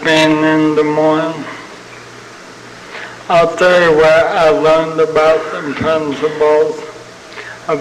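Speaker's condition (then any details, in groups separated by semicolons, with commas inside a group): ALS (Lou Gehrig's disease); young onset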